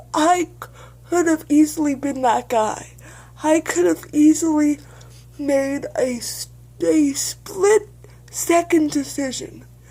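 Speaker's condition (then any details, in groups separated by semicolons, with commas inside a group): Cerebral palsy, severe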